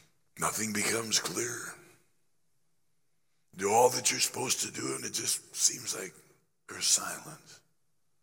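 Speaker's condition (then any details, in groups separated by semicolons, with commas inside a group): Laryngeal cancer after radiation, growth on voice box treated with radiation and chemotherapy; voice box not removed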